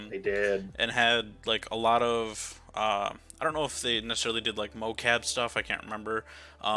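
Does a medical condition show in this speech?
No.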